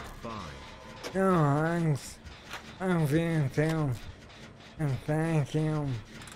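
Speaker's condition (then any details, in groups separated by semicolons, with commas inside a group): ALS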